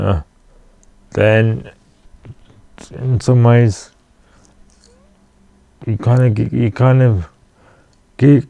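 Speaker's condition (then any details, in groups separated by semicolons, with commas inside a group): Cerebral palsy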